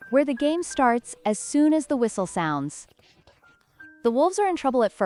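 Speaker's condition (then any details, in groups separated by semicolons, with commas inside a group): No condition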